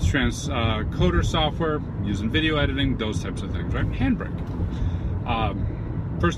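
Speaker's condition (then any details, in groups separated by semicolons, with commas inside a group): No condition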